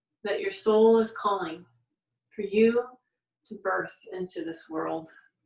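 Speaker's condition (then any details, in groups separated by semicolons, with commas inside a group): No condition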